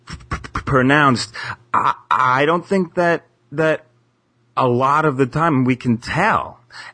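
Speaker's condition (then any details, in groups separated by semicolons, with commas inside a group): Stuttering; person who stutters; in psychotherapy, helping with letting go and accepting stuttering; stutter-like tension when signing own name, worse under pressure or with people watching; blocks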